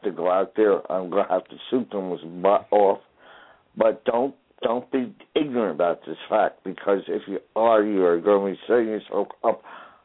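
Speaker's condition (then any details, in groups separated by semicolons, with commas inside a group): Traumatic brain injury; traumatic brain injury from being trapped in a fire; noticeable voice challenge, people ask about voice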